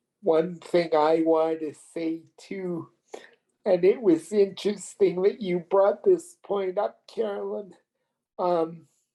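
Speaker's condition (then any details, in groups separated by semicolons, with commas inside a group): Cerebral palsy; premature birth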